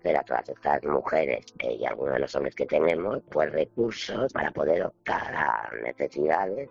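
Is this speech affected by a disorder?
Yes: laryngectomy; laryngectomy after head and neck cancer, vocal cords removed, voice lost immediately after surgery.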